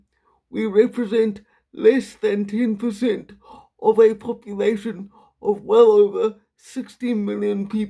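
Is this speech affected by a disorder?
Yes: quadriplegic cerebral palsy, severe.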